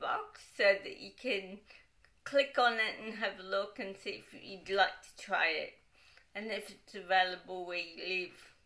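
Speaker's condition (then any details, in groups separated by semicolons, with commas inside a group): Cerebral palsy; wheelchair user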